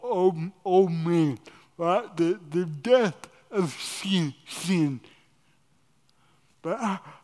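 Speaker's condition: Cerebral palsy

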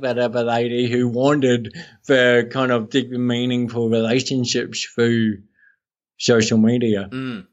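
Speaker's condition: Cerebral palsy; fully walking and fully speaking

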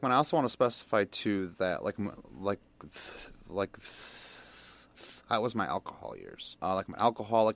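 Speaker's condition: Stutter; stutter since childhood, at least age 8, physically bullied for it; still stutters, public speaking and live energy healing sessions still hard, some days easier; no stutter when drunk from age 13, or high on stimulants after 24 hours awake; repeated words, prolonged sounds

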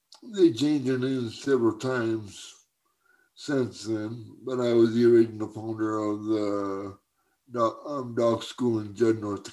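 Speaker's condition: Cerebral palsy; uses wheelchair for mobility

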